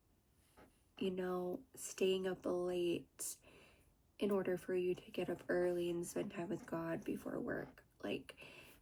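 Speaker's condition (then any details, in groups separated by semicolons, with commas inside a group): No condition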